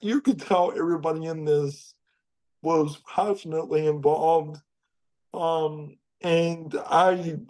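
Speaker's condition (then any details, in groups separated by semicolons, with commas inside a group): Cerebral palsy; jokes of having voice for print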